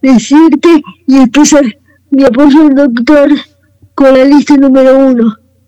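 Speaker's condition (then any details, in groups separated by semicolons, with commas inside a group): Cerebral palsy; wheelchair user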